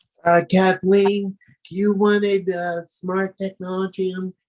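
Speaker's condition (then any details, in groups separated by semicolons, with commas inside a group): Cerebral palsy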